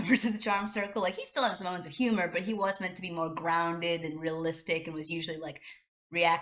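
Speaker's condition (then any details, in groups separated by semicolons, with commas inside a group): No condition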